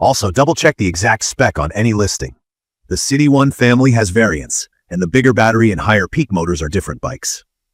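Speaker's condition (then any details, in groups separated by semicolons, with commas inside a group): No condition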